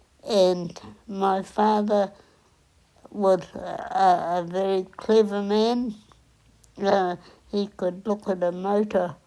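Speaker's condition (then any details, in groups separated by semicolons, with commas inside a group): Cerebral palsy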